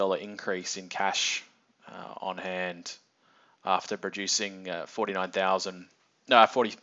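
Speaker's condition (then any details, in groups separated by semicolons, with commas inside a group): No condition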